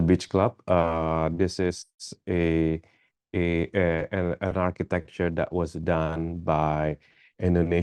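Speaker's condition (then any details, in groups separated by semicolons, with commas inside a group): No condition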